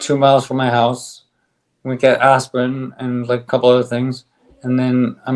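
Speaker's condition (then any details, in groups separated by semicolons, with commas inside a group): ALS; on drug, stronger bite, speaks better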